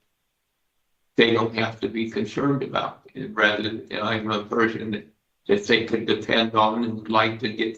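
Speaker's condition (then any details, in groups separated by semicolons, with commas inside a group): Parkinson's disease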